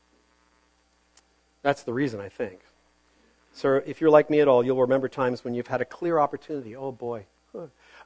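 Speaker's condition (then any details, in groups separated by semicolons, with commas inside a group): No condition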